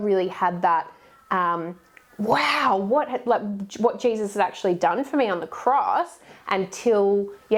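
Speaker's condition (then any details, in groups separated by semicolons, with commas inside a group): No condition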